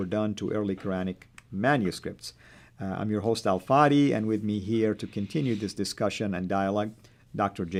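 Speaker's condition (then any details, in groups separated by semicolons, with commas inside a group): No condition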